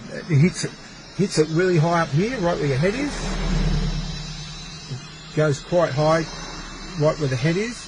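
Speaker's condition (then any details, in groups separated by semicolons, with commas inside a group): No condition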